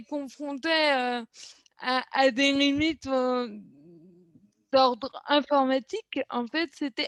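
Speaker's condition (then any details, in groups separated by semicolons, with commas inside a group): Cerebral palsy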